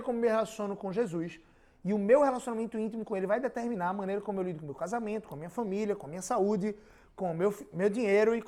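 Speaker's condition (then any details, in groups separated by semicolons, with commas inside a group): No condition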